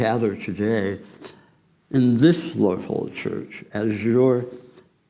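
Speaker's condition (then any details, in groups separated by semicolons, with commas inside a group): Tongue cancer surgery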